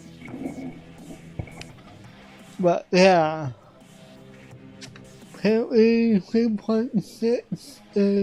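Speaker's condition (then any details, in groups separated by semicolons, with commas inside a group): Cerebral palsy; affects voice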